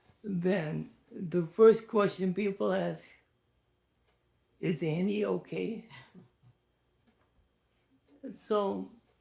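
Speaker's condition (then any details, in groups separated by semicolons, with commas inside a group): ALS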